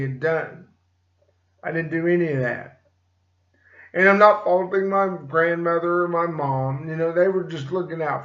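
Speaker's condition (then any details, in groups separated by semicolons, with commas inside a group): Cerebral palsy; slight speech impediment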